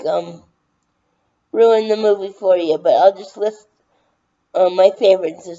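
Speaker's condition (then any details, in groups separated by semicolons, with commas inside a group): Brain injury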